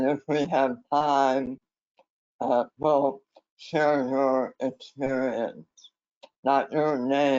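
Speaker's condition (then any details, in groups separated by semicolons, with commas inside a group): Head and neck cancer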